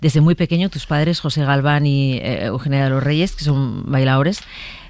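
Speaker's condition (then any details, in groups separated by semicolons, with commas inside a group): No condition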